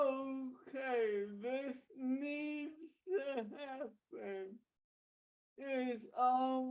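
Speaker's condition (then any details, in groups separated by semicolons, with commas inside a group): Traumatic brain injury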